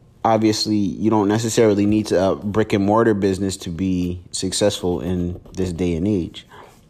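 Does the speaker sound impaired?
No.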